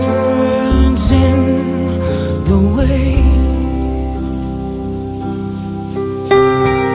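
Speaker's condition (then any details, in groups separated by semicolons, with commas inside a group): No condition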